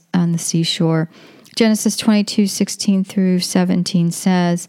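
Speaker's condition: No condition

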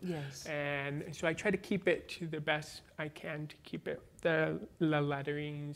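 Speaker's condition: Born deaf, cochlear implant, congenital

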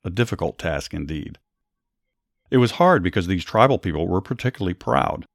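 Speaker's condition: No condition

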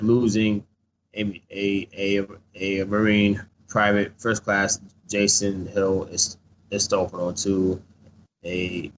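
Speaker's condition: Stutter; acquired stutter after combat traumatic brain injury, memory loss, selective hearing, Shepherd Center TBI program; mild speech impediment with stuttering, loses train of thought mid-sentence; repeated sounds

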